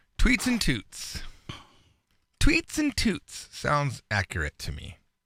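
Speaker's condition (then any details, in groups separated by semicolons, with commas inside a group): No condition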